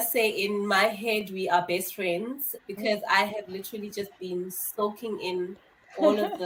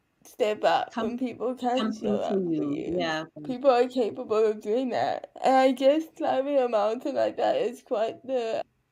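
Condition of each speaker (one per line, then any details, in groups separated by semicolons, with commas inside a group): No condition
Cerebral palsy; never walked independently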